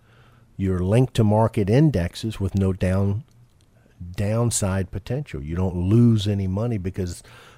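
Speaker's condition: No condition

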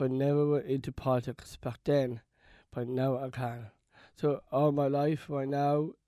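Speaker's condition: Down syndrome; learned to talk

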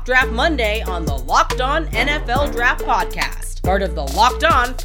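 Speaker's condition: No condition

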